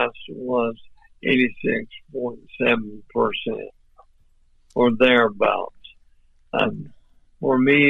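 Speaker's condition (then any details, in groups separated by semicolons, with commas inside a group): ALS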